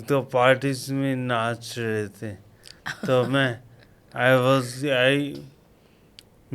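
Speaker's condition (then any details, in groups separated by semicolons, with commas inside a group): Coma after road accident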